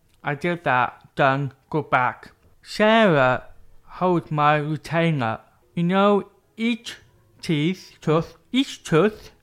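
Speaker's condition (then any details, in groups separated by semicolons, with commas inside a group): Deafness with cochlear implants; unclear speech as child, cochlear implants switched on at age 11, also uses sign language; speaks clearly to hearing people, still struggles with s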